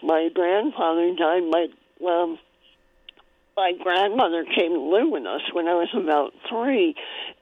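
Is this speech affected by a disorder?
Yes: cleft palate; congenital cleft palate, spoon-fed in early childhood around age three.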